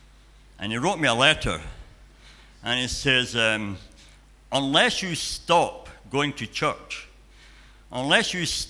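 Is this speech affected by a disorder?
Yes: cleft palate and cleft lip; frequent childhood hospital stays at dental hospital in Edinburgh.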